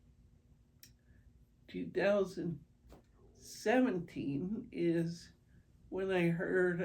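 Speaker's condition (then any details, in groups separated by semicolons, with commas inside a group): Primary progressive multiple sclerosis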